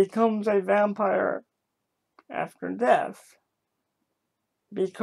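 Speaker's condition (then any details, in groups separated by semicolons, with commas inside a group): Cerebral palsy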